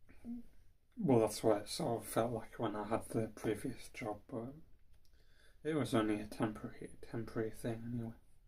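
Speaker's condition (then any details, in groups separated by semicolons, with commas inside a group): Cerebral palsy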